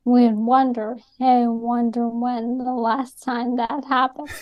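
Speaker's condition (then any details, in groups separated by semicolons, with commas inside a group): ALS; Columbia University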